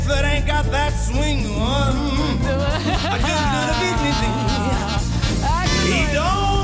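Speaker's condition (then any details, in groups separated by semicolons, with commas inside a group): No condition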